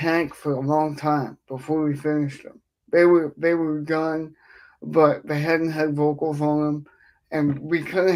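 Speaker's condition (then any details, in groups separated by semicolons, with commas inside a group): Cerebral palsy; affects speech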